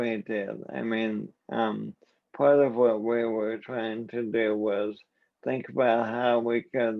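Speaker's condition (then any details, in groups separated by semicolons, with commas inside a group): ALS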